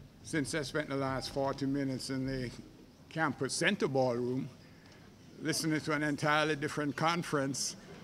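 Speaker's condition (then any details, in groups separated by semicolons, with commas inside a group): No condition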